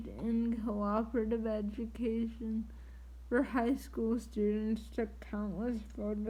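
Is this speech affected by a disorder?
Yes: triplegic cerebral palsy.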